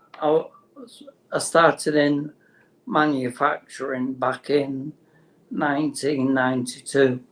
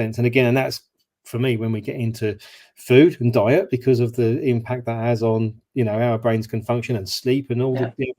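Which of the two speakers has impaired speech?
The first: motor neurone disease; terminal, no cure; diagnosed within last two years, early stage.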